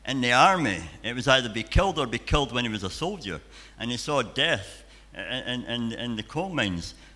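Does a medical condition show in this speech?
Yes: cleft palate and cleft lip.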